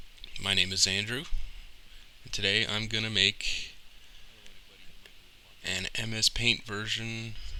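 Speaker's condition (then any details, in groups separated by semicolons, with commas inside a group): No condition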